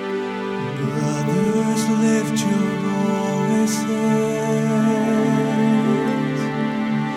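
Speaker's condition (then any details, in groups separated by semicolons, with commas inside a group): No condition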